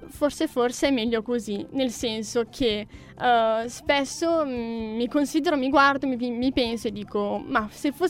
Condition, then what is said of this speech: Deafness. Allora, io sono qui per raccontarvi la mia storia perché sono sorda, sulla documentazione ci sarebbe scritto sordo muto, ma io parlo anche fin troppo.